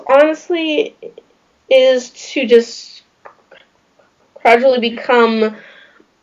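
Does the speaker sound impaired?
Yes: stuttering; stuttering since about age 3, father also stutters; age 16, 13 years since onset, ineffective school therapy, now stuttering-trained professional, friends support group conventions; here blocks.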